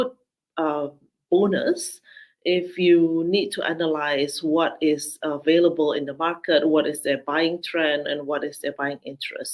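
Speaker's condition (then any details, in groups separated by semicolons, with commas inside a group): No condition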